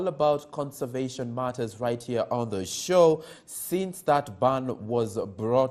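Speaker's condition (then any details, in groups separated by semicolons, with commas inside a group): No condition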